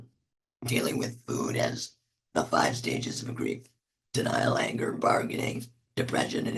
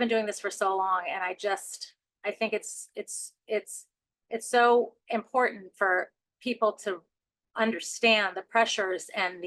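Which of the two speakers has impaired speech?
The first: laryngectomy; voice box removed, radiation damage, tracheal neck stoma; laryngectomy nearly nine years ago, 28-year cancer survivor; radiation-damaged vocal cords and lungs, slow swallowing, cannot eat and talk.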